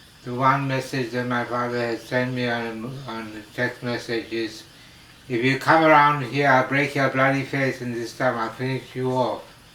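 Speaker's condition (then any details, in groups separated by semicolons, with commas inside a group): Slurred speech from poisoning; hypersalivation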